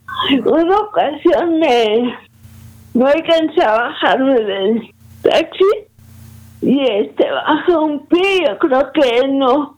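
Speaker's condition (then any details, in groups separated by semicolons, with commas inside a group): Cerebral palsy; types on standard computer with fingers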